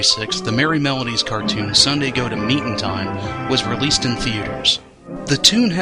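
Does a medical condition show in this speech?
No.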